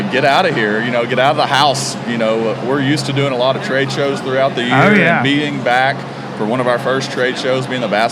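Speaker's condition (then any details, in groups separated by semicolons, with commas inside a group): No condition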